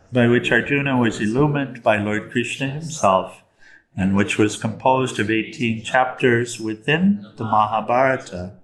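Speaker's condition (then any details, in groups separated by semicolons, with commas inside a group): No condition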